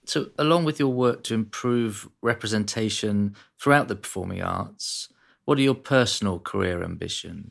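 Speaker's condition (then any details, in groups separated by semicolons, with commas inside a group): No condition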